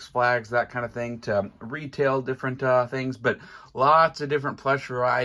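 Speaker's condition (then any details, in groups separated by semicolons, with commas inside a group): No condition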